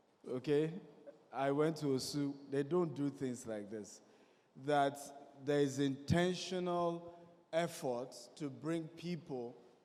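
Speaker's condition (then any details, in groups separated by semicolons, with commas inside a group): No condition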